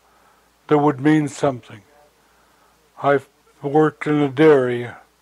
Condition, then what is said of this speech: Stroke. Then his speech slurred because of that stroke.